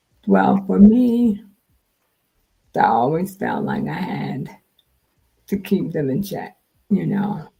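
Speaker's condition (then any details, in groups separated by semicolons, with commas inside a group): Multiple sclerosis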